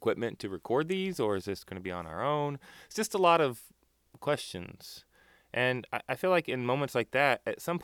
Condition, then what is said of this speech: No condition.